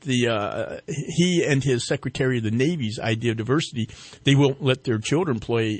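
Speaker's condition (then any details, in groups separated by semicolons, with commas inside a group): No condition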